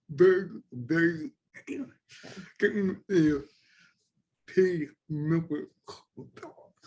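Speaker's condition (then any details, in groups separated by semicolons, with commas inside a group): Vocal dystonia; voice breaks, spasms, throat tightness, hoarseness, hard to understand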